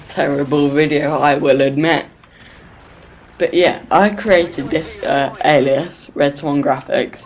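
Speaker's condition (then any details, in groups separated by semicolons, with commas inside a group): Cerebral palsy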